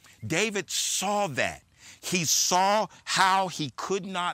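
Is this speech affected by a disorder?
No.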